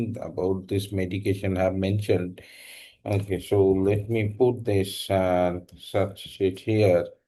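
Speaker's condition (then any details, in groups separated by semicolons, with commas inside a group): No condition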